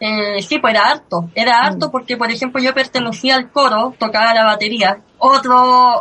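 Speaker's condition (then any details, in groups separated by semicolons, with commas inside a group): Cleft lip and palate; since early childhood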